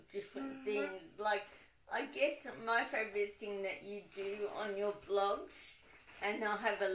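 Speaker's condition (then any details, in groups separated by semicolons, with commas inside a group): Cerebral palsy, dystonic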